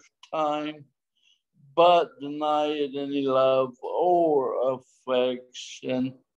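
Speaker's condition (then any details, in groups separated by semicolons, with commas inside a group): Traumatic brain injury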